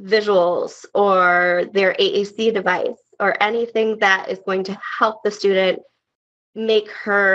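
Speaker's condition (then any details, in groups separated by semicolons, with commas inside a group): No condition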